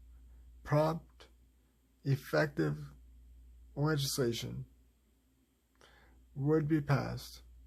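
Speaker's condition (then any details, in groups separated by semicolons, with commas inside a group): Cerebral palsy, spastic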